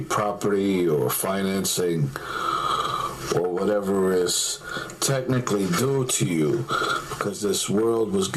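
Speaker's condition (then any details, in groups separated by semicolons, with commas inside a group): No condition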